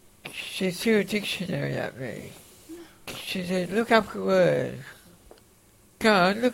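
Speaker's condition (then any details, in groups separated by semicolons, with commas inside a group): Facioscapulohumeral muscular dystrophy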